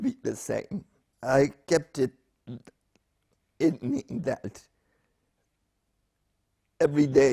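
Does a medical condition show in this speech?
Yes: spastic paraplegia with essential tremor.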